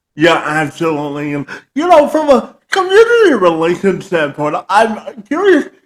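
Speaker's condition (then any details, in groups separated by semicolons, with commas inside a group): Cerebral palsy; present from birth, unable to walk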